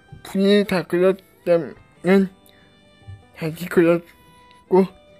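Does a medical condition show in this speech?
Yes: cerebral palsy; brain lesion.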